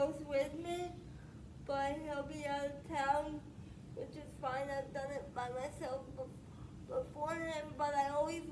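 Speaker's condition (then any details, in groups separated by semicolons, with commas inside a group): Spastic quadriplegic cerebral palsy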